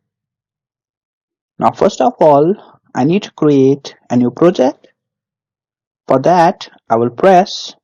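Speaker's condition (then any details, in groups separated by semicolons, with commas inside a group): No condition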